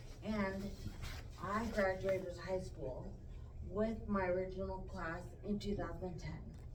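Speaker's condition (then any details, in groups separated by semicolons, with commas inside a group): Traumatic brain injury; severe, tracheostomy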